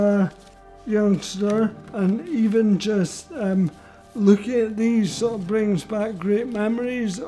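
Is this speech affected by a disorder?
Yes: motor neurone disease.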